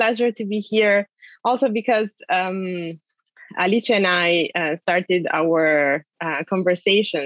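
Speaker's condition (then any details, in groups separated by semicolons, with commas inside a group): No condition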